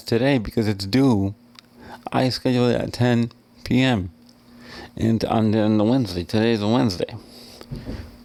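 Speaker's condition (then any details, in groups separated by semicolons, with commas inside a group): Cerebral palsy; wheelchair user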